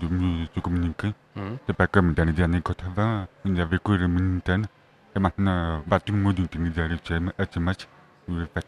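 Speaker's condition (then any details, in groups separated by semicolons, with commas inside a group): Deaf from birth; congenital deafness, cochlear implants, second implant somewhat later; implants greatly improved hearing, lip-reads somewhat during conversation, uses Roger Voice app for voice-to-text; learned to speak without hearing own voice, fairly intelligible, early rehearsals too quiet, improved articulation, projection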